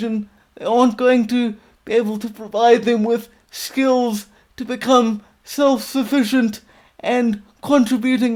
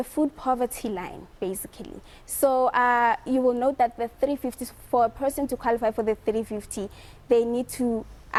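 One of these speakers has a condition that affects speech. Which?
The first: quadriplegic cerebral palsy; quadriplegic form, severe brain damage, affects balance and muscle tension; tension affects breathing, volume, cadence, measured controlled speech, worse under stress.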